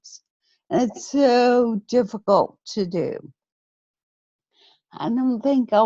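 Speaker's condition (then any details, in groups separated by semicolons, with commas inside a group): Friedreich's ataxia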